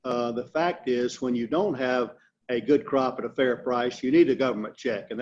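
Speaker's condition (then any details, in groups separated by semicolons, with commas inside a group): No condition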